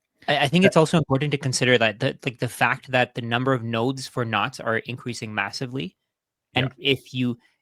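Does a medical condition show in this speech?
No.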